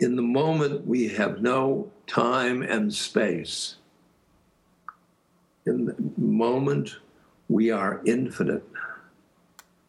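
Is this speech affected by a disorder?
Yes: aphasia; aphasia after stroke; speech stops, and things like that.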